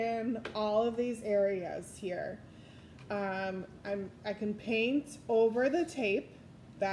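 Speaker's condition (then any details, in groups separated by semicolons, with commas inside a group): No condition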